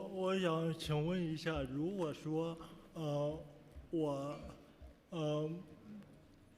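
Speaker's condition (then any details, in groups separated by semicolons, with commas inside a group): Cerebral palsy; birth oxygen deprivation; speech impediment, needs extra time, uses interpreter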